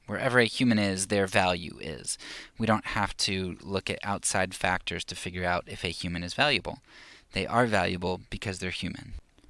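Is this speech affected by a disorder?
No.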